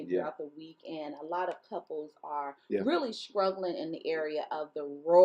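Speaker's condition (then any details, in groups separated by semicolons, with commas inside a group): No condition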